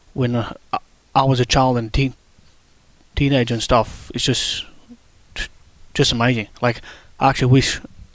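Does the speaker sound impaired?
Yes: stuttering; onset in childhood, persistent, not expected to go away, accepted around age 21-22; avoided speaking and phone calls while growing up, shy about way of speaking; here repeated sounds, repeated words.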